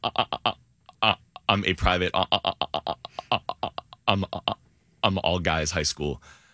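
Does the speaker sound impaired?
Yes: stuttering; stuttering since age three or four, parents did not stutter, avoided situations in high school; avoidance reduction therapy in high school and college, accepts stuttering openly, stutters everywhere and all the time; core stutter small elongation, avoidance behaviors make it more obvious, voluntary fake stutter sometimes turns real; here repeated words, blocks.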